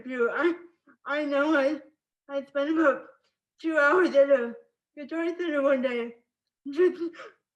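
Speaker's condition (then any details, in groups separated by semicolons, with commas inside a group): Spastic cerebral palsy; can speak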